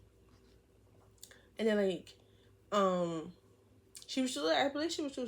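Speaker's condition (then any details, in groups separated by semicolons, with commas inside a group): No condition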